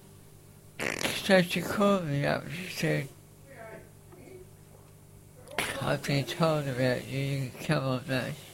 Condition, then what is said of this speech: Muscular dystrophy. The wheezing noise that you hear is the pump on the respirator.